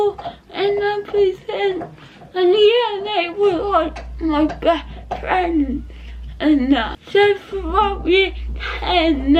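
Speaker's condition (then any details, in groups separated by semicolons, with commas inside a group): Cerebral palsy; not quadriplegic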